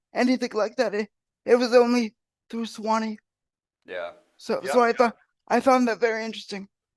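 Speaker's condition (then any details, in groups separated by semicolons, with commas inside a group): Cerebral palsy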